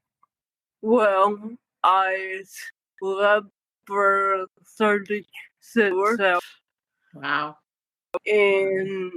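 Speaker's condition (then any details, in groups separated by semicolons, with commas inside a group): Cerebral palsy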